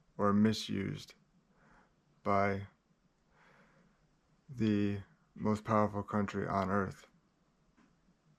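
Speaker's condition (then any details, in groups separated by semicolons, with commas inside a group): Cerebral palsy, spastic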